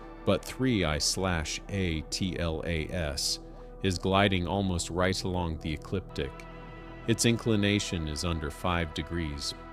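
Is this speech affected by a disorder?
No.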